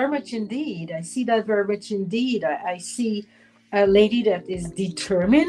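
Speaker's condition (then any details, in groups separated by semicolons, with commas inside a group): No condition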